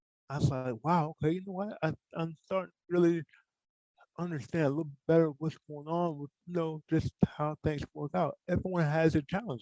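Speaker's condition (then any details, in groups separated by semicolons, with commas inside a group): Cerebral palsy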